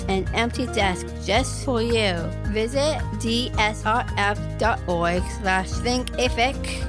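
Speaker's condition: Down syndrome; adult woman

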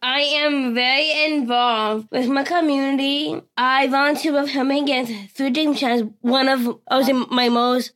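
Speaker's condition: Down syndrome; trisomy 21, three copies of chromosome 21, present from birth, pediatrician suspected after birth, not found prenatally; adult, early intervention via Virginia Down Syndrome Association, milestones met on time

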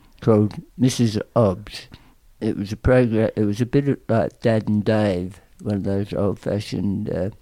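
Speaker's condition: Tongue cancer; aggressive tongue cancer, radiotherapy and chemotherapy, stomach feeding tube for swallowing problems after treatment; lasting speech and swallowing problems, still present to a certain extent

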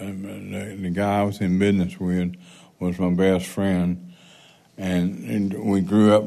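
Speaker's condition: Parkinson's

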